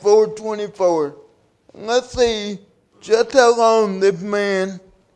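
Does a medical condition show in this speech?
Yes: cerebral palsy; due to birth complications.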